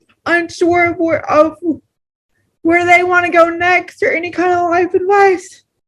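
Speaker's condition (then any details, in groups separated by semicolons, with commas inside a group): Cerebral palsy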